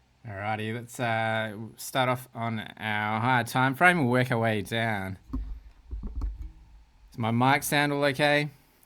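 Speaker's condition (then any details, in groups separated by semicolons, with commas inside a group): No condition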